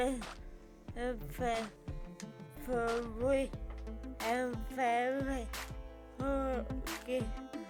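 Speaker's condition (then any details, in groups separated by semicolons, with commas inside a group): Cerebral palsy; from birth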